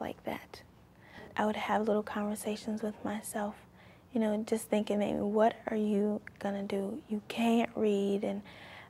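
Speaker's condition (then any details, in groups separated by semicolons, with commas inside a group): No condition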